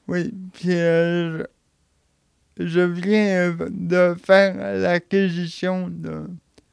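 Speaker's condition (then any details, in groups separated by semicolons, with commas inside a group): Cerebral palsy; age 31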